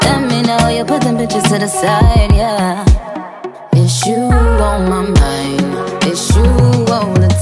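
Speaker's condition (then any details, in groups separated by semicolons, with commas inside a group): No condition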